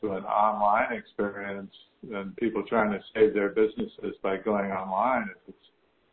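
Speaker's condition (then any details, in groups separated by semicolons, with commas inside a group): Parkinson's disease; stem cell infusions in houston, infusions finished, assessment due in september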